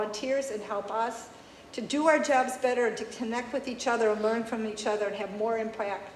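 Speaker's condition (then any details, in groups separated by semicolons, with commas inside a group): No condition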